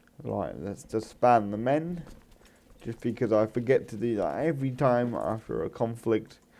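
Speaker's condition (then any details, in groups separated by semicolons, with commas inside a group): Cerebral palsy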